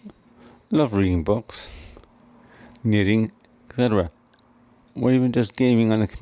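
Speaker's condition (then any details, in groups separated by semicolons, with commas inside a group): Cerebral palsy; wheelchair user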